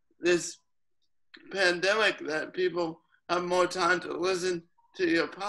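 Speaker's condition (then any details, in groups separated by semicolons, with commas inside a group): Cerebral palsy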